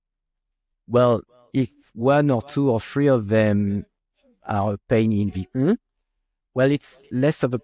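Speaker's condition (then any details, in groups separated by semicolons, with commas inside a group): No condition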